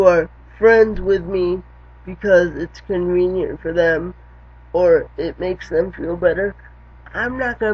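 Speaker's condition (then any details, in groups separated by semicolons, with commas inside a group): Cerebral palsy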